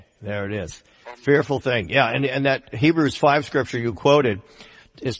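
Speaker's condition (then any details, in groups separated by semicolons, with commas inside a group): No condition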